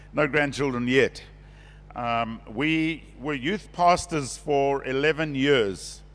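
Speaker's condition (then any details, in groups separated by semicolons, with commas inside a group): No condition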